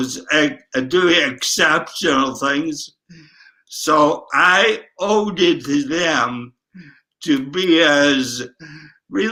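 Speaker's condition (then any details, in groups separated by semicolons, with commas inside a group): Traumatic brain injury, ataxic; tongue affected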